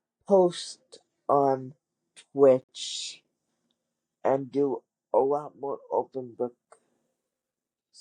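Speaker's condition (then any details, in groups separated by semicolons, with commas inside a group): Cerebral palsy; wheelchair user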